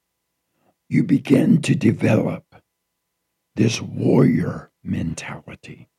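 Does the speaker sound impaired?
Yes: throat cancer, partial laryngectomy; half of voice box removed, never smoked, sick for three years; lost part of voice, feels limited in how much can speak.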